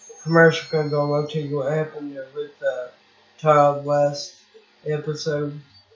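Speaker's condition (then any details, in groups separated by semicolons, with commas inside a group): Cerebral palsy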